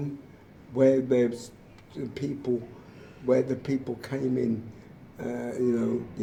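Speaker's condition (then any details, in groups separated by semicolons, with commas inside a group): Motor neurone disease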